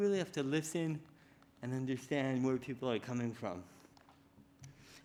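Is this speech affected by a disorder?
Yes: cerebral palsy; affects movement and speech, delayed walking and talking.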